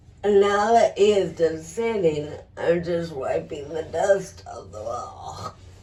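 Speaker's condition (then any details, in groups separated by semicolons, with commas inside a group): Friedreich ataxia, severe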